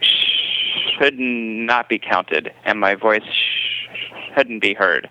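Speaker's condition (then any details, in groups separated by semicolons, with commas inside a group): Stuttering; stuttering since age five; prolonged sounds, blocks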